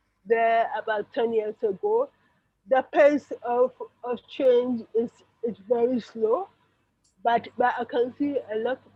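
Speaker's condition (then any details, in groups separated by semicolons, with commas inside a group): Cerebral palsy; affects motor development and movement; slightly slurred, often misrecognized by voice systems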